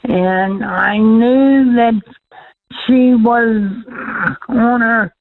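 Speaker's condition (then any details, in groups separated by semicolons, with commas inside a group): Cerebral palsy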